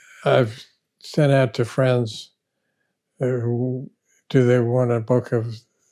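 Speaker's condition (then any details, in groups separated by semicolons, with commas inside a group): Parkinson's disease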